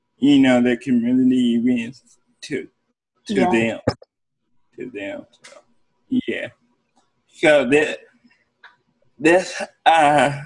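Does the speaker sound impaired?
Yes: cerebral palsy; present from birth.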